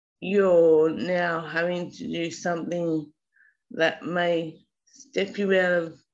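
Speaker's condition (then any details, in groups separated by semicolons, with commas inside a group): Slurred speech after brainstem stroke, mild; brainstem stroke at 26, initially unable to move below eyes, 7.5 months rehab, 3 hospitals; initially unable to talk, relearned speech, now mild slurring, not very obvious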